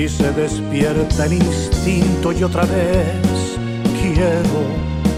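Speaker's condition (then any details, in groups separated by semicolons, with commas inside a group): No condition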